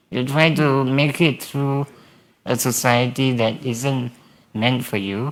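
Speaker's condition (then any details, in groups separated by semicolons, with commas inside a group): Spinal muscular atrophy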